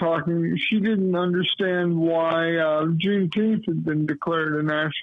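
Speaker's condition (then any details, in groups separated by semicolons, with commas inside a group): Cerebral palsy; lifelong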